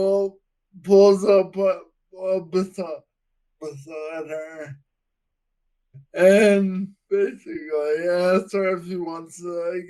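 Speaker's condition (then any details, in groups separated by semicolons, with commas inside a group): Friedreich's ataxia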